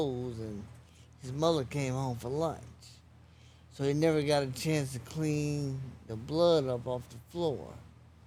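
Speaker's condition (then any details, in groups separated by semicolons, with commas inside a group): Traumatic brain injury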